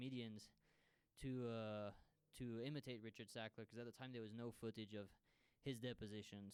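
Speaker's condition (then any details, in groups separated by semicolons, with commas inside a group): No condition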